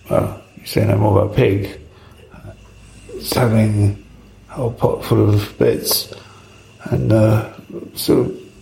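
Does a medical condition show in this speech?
Yes: Parkinson's; Parkinson's diagnosed early 2000s, about 5 years after restaurant opened, pioneering surgery, two brain wires, implanted battery; Parkinson's affects speech, rare audio interview.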